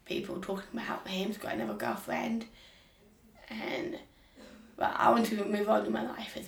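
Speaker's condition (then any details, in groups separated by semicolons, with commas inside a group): Down syndrome; Down syndrome since birth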